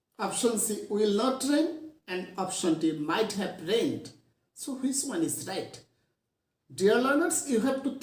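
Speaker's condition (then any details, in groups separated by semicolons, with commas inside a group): No condition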